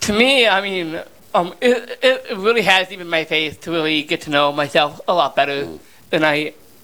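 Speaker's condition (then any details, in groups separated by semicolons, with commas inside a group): Down syndrome; 32 years old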